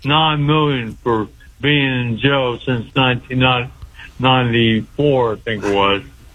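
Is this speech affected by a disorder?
Yes: speech impediment; cause never understood by host, stabbed by girlfriend years ago; rapid fire news delivery, excited, asked to get closer to microphone.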